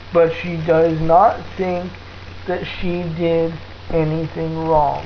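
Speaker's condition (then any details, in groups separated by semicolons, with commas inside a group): Cerebral palsy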